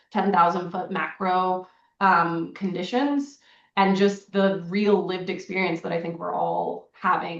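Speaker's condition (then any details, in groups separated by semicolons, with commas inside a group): No condition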